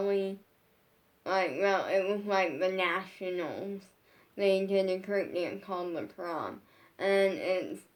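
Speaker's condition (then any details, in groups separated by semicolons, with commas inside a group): Brain injury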